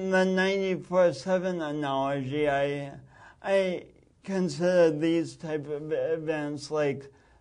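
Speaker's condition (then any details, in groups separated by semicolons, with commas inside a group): Speech impediment from birth oxygen loss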